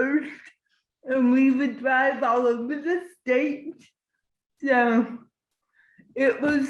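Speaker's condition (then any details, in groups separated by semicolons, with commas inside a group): Cerebral palsy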